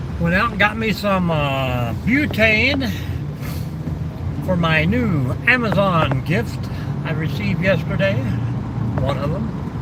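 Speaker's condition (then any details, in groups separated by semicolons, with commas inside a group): No condition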